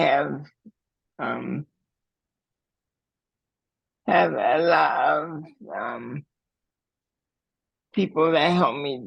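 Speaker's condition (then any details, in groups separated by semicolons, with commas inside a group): Cerebral palsy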